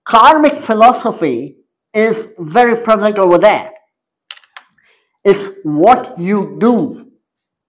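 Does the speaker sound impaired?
Yes: cleft palate; congenital cleft palate.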